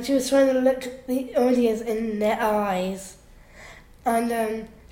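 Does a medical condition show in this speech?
Yes: Down syndrome; down syndrome since birth.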